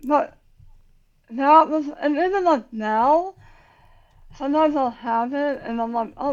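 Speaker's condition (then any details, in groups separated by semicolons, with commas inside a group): Tongue cancer surgery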